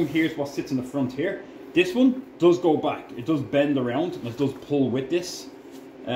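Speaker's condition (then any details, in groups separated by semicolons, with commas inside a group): No condition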